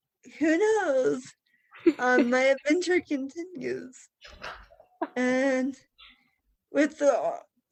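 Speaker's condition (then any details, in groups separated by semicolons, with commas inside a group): Cerebral palsy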